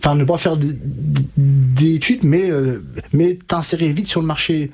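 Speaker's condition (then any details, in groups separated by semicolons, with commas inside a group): Stuttering; speech therapy with Catherine Daubier in Nancy ages 20 to 25, learned fluency techniques; still stutters with blocks and repetitions; blocks and repetitions now, formerly severe, expressed self with fingers before therapy; repeated sounds, repeated words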